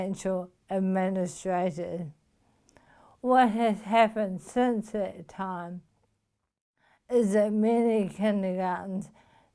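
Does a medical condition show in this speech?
Yes: motor neuron disease.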